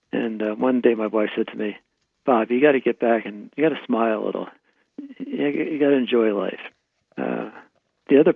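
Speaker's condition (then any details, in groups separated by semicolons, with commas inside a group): Parkinson's disease; right hand tremor at onset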